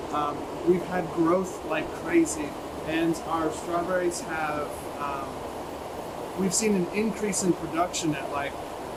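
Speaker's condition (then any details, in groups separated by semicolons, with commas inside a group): No condition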